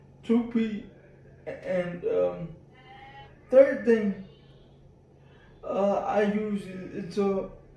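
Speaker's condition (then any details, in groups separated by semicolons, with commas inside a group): Cerebral palsy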